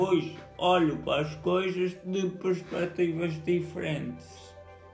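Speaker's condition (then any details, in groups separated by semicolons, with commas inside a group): Cerebral palsy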